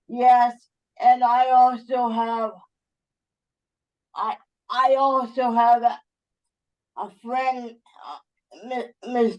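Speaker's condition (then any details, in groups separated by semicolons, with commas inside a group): Cerebral palsy; uses wheelchair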